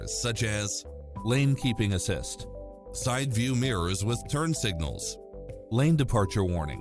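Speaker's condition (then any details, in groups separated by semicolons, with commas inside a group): No condition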